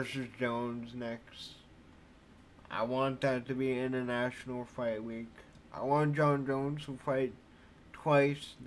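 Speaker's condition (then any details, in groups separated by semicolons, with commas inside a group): Cerebral palsy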